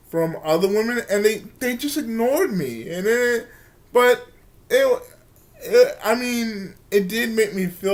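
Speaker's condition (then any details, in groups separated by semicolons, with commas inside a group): Cerebral palsy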